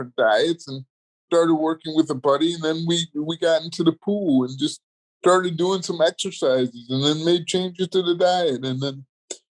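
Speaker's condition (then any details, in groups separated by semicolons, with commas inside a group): Cerebral palsy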